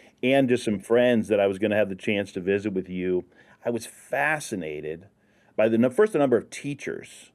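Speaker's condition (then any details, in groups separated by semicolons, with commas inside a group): No condition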